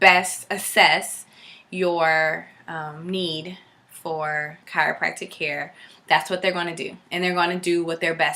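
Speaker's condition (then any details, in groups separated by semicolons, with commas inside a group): No condition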